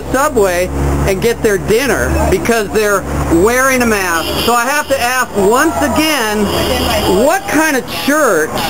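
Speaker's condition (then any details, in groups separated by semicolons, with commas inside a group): No condition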